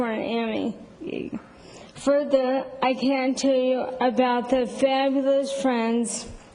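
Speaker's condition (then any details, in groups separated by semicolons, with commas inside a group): ALS; 4-5 years since diagnosis, progressing, frequent falls, impaired gait, balance; speech and swallowing impaired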